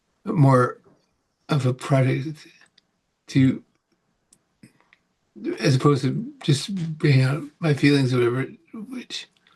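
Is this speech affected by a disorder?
Yes: Parkinson's; about 18 years since onset.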